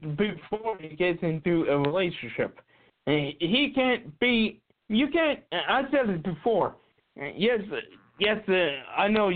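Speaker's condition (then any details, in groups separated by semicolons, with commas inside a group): Cerebral palsy; visible to casting agents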